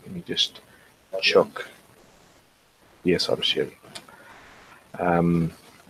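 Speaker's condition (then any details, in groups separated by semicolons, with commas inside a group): No condition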